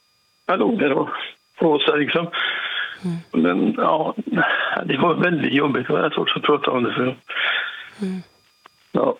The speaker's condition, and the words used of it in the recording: Parkinson's disease. För jag har Parkinson också, så jag har svårt för att prata ibland.